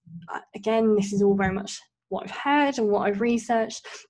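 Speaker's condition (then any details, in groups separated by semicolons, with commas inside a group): Cleft lip and palate; congenital cleft, born with cleft; only three speech and language therapy sessions before discharge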